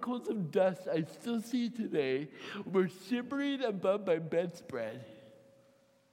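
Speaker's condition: Cerebral palsy, mild; typewriter for writing

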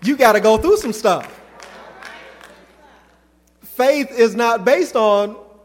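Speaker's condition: No condition

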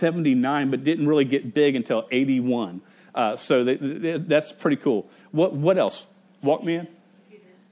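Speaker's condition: Stutter; stutter since age five, persisting through adulthood; stutters while giving a talk to parents; at times blocks and cannot say own name; repeated sounds, prolonged sounds

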